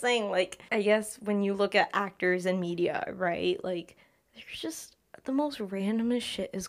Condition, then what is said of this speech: No condition.